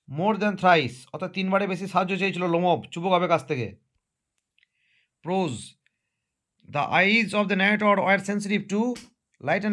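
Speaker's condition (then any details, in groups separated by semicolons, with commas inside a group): No condition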